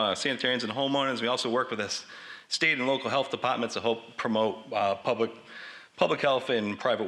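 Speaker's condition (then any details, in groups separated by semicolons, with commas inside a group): No condition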